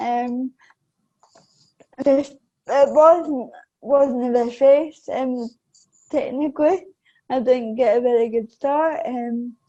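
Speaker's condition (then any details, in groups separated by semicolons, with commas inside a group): Cerebral palsy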